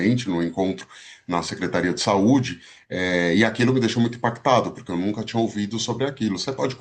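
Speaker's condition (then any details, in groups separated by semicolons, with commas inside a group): No condition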